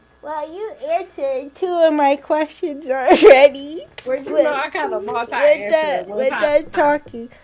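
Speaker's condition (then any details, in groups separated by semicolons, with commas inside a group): Cerebral palsy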